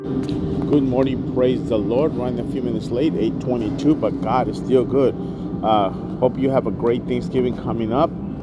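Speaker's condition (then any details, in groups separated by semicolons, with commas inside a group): No condition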